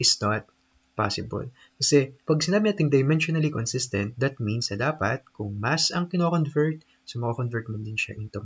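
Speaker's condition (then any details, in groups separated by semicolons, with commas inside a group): No condition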